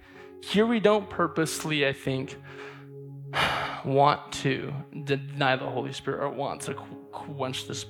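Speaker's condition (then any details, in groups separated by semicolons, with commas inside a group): Stutter; repeated sounds, blocks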